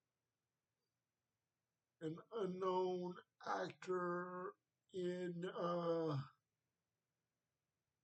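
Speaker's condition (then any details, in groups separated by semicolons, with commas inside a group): Cerebral palsy; wheelchair, needs transfer help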